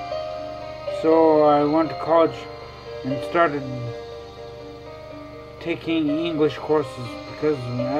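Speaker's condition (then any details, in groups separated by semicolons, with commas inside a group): Traumatic brain injury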